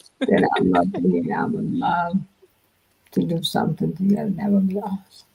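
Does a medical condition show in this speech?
Yes: multiple sclerosis.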